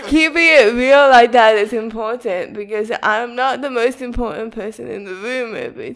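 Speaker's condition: Cerebral palsy; spastic quadriplegic cerebral palsy, wheelchair since age 3, electric wheelchair

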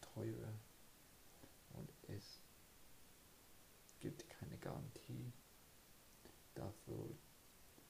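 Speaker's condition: Cerebral palsy; slowness

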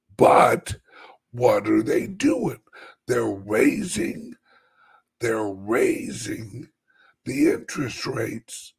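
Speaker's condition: Chronic voice problem; easier when louder

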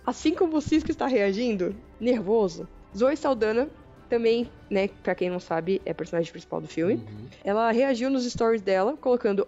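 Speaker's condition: No condition

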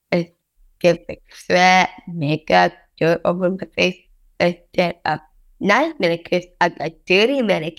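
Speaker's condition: Down syndrome; congenital, present from birth; difficulty speaking clearly, described as a big challenge in acting career

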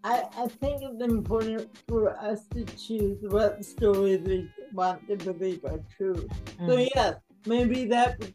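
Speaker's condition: Cerebral palsy; mild

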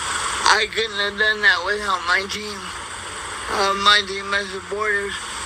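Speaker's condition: Cerebral palsy; cannot read

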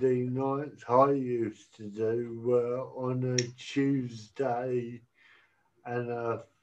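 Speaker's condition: Cerebral palsy; self-described as talking funny

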